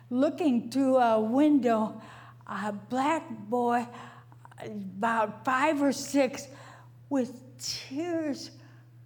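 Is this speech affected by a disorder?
Yes: stroke; right arm and hand paralyzed, memory and speech critically affected; about 14 years since onset, speech slowly regained after over 6 years; over 6 years unable to speak, read or write, struggled to recite with effortful breath.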